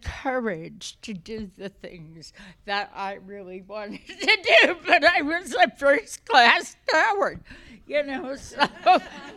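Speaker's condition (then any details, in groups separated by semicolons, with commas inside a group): Essential tremor; essential tremor affecting voice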